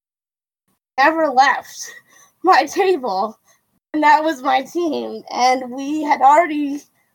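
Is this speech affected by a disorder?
Yes: cerebral palsy; quadriplegic, brain damage from lack of oxygen at birth, diagnosed about age one, wheelchair user.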